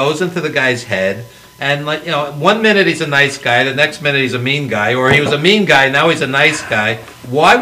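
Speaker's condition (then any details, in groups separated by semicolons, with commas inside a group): No condition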